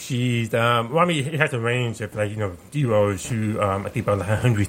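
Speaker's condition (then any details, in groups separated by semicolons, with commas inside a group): Profound deafness, deaf accent; born profoundly deaf, 95 db loss both ears, cause unknown, sensorineural, cochlear implant, earlier hearing aids; sounds different, listeners ask where accent is from, parents taught speech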